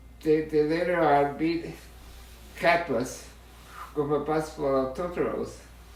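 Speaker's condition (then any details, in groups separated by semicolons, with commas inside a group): Duchenne muscular dystrophy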